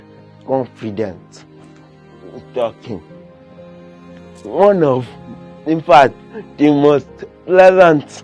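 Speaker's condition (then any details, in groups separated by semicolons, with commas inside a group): Cerebral palsy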